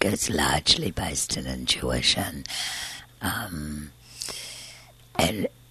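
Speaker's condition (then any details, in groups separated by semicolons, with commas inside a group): Tracheostomy and scarred vocal cord, laryngeal cysts, surgical vocal cord scarring; presses on tracheostomy tube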